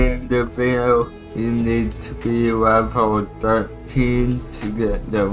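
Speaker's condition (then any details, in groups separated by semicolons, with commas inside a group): Cerebral palsy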